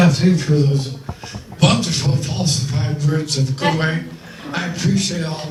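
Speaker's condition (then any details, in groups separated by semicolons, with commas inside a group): ALS; loss of voice, limited ability to talk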